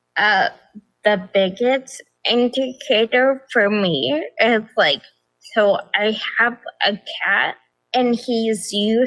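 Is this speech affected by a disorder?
Yes: progressive ataxia; balance problems, nerve pain; onset age 26, no treatment; affects speech.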